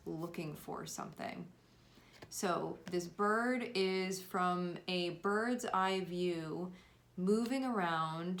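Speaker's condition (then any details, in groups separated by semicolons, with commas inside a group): No condition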